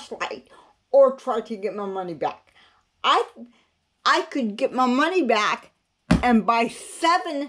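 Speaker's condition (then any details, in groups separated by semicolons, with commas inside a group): Cerebral palsy; cannot walk, crawls to get around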